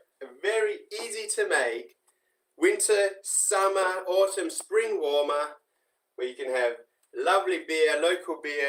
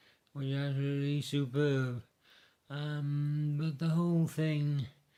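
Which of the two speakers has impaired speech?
The second: Parkinson's.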